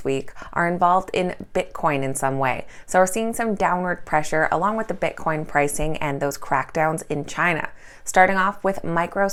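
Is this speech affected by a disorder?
No.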